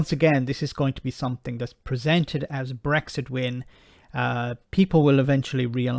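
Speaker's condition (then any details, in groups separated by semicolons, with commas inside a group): No condition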